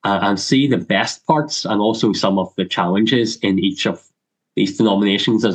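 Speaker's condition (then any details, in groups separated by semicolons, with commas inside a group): Cleft lip and palate; congenital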